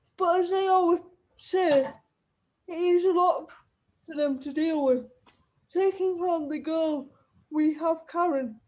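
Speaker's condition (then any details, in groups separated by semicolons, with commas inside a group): Cerebral palsy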